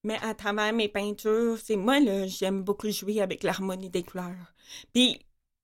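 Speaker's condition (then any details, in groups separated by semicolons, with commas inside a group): Profound deafness with cochlear implant, congenital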